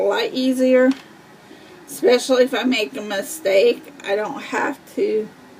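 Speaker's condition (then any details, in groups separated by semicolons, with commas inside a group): Cerebral palsy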